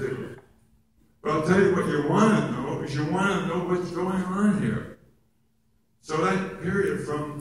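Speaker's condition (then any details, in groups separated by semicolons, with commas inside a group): Oral cancer; sounds drunk, right tongue paralyzed, purees only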